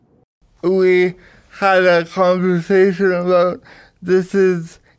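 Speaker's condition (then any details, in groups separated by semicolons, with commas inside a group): Cerebral palsy; washes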